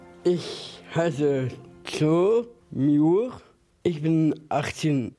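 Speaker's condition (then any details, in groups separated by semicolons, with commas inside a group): Down syndrome; trisomy 21, third copy of chromosome 21, present from birth; 18 and a half years old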